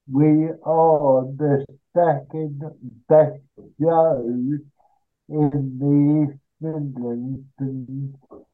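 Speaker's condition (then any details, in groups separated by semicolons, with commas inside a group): Cerebral palsy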